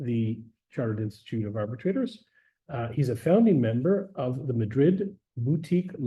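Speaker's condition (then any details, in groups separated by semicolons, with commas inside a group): No condition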